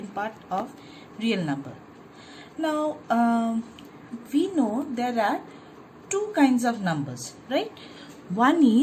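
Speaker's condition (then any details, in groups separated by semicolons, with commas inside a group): No condition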